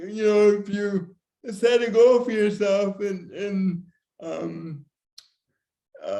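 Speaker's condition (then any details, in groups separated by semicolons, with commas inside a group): Cerebral palsy, severe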